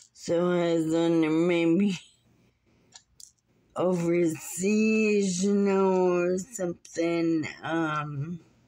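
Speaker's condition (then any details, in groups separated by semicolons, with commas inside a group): Muscular dystrophy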